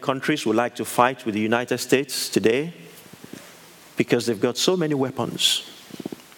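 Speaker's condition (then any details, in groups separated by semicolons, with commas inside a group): No condition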